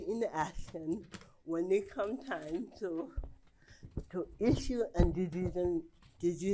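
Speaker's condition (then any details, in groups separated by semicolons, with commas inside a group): Cerebral palsy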